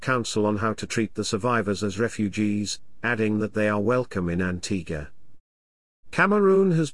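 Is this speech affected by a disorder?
No.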